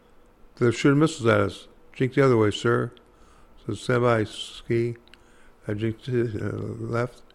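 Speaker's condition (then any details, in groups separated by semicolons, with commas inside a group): Parkinson's; hard time walking and talking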